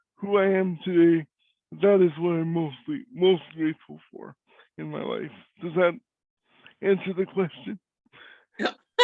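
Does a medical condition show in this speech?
Yes: cerebral palsy; voice is different.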